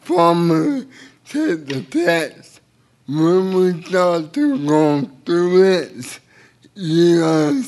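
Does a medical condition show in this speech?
Yes: cerebral palsy; a little difficult.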